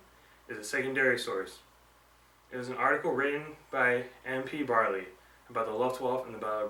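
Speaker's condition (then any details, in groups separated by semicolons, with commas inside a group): No condition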